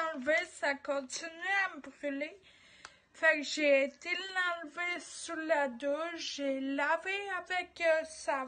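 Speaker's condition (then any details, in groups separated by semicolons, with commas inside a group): Ataxia; degenerative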